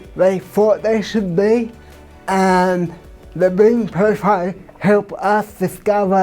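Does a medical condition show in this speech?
Yes: cerebral palsy; from birth.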